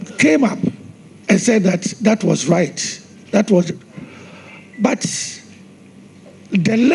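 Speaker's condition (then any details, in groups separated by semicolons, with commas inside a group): No condition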